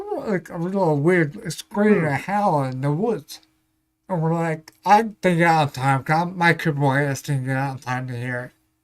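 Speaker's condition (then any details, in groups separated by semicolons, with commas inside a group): Ataxia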